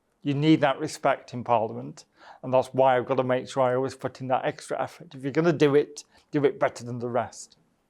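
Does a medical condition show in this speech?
Yes: cerebral palsy; affects voice box, strangulated voice, less clear to others.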